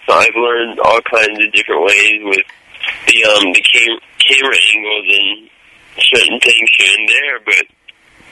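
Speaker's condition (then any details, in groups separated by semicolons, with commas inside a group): Cerebral palsy, mild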